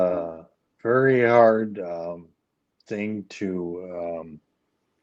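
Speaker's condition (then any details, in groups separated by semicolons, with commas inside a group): ALS; speech issues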